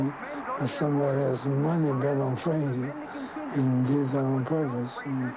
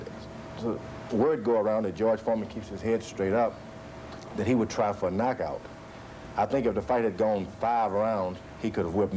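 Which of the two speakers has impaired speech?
The first: Parkinson's syndrome; no tremor, no physical weakness.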